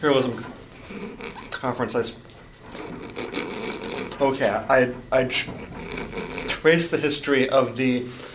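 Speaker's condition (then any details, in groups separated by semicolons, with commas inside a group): Stuttering; stutters during talk, breaks off mid-sentence, restarts and repeats phrase afterward; repeated words, blocks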